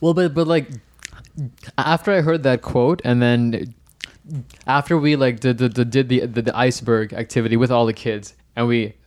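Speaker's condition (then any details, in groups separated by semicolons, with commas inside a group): Stuttering; onset age 8 in Hong Kong, possibly genetic, long covert, avoided speaking, substituted words, spoke fast; fluency shaping therapy in Mumbai and Japan, American Institute for Stuttering intensive, accepting stuttering 1.5 years; audible voluntary stuttering, deliberately tries to stutter as management strategy; repeated sounds, repeated words, prolonged sounds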